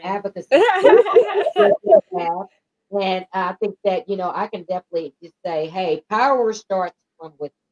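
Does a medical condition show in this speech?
No.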